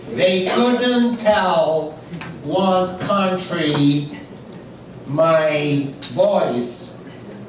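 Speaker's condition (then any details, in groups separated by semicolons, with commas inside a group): Aphasia; aphasia from stroke, right side paralyzed at first, unable to speak 2 years, therapy at Rusk; 5 years since stroke, speaking again after melodic intonation therapy with tapping and singing; voice accent heard as foreign, mind and mouth mismatch, could sing before speaking, once blinked yes/no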